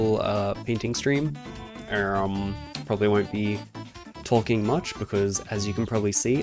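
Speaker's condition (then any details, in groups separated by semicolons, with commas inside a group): No condition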